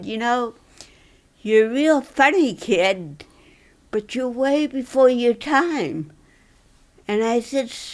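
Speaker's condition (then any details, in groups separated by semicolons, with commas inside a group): Cerebral palsy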